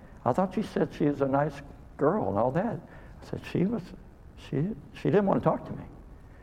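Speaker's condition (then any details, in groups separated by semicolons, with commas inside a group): Cleft lip and palate; called hair lip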